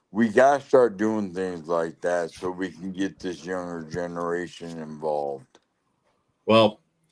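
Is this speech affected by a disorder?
Yes: lou Gehrig's disease (ALS).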